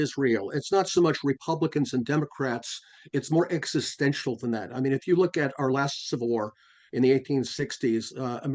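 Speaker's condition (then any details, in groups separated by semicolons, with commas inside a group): No condition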